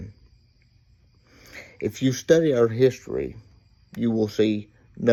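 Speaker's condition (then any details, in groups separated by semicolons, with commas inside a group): Cerebral palsy; uses wheelchair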